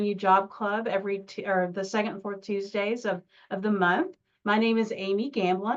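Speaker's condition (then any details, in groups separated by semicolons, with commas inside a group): No condition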